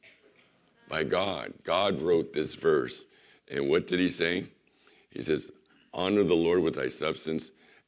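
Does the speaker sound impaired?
Yes: vocal cord surgery recovery; recovering from vocal cord surgery, resting voice, recent cold and coughing set recovery back.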